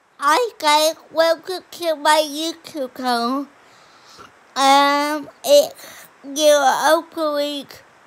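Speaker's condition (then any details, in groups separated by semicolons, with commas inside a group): Cerebral palsy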